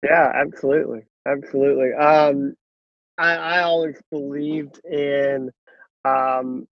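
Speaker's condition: Cleft lip and palate; congenital cleft lip and palate, possibly radiation-related, hole in mouth, could not eat, 23 surgeries, born with one arm

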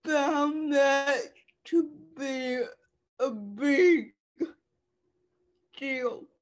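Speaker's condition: Cerebral palsy; cerebral palsy since childhood

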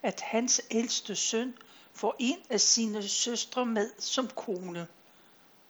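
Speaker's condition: No condition

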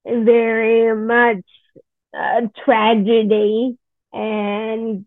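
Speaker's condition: Friedreich's ataxia; speech and swallowing issues, unclear whether from Friedreich's ataxia or multiple sclerosis

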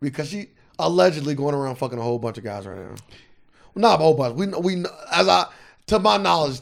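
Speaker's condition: No condition

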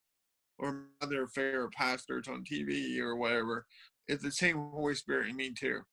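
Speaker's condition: Cerebral palsy; affects arms and hands

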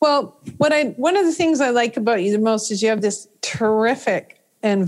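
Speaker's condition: No condition

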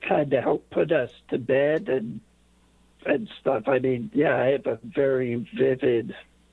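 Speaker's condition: Late-onset Pompe disease; misdiagnosed as muscular dystrophy at 23 for 26 years

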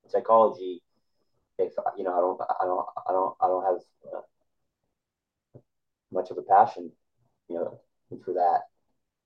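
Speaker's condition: Stuttering; stutter since childhood, known to classmates at earlier school before 7th grade; adult, past college freshman year, working, constantly trying to improve stutter; uses small talk to avoid stuttering, talked little as child, discloses stutter, training others builds confidence; repeated words, blocks

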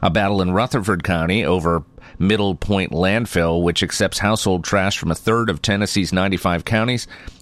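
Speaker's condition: No condition

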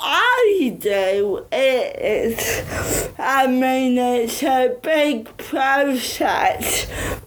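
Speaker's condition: Cerebral palsy; voice unfamiliar to new listeners

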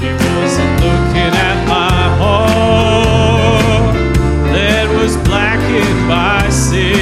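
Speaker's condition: No condition

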